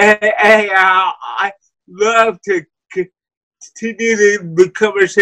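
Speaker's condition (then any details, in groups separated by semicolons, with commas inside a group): Cerebral palsy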